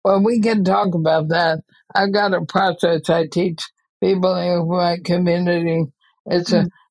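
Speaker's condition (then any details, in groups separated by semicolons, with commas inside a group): ALS; estimated little over a year to live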